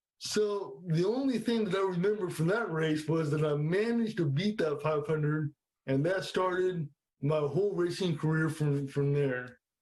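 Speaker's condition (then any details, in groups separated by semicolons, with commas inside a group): Cerebral palsy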